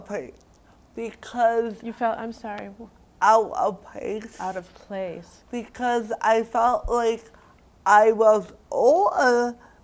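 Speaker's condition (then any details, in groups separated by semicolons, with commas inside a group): Cerebral palsy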